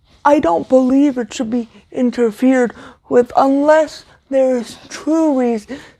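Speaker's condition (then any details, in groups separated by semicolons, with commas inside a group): Cerebral palsy, severe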